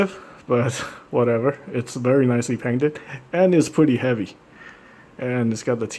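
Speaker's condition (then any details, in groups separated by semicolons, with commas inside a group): No condition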